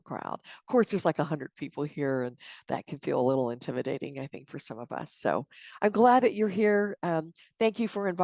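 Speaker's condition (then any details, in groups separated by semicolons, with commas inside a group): No condition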